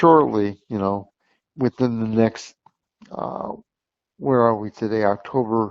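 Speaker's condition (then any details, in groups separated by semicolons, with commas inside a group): Cerebral palsy; since birth; walked with crutches long time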